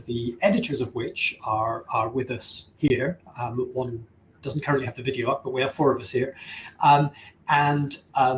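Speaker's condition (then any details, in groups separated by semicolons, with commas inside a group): No condition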